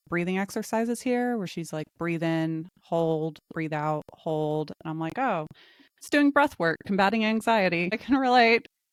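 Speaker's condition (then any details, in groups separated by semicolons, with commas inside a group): No condition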